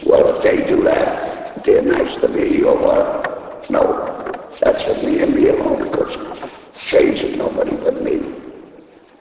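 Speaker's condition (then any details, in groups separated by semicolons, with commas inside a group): Laryngectomy; voice box removed by operation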